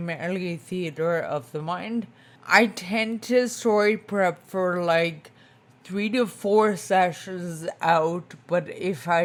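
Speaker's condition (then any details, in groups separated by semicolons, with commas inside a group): Spinocerebellar ataxia type 2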